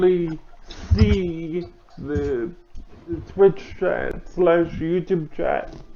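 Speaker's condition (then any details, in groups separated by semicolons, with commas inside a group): Cerebral palsy; limbs affected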